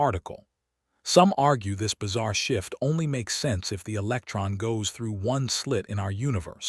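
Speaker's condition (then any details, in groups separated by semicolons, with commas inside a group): No condition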